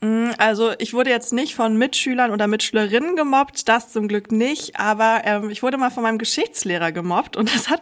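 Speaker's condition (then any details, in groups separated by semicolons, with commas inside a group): No condition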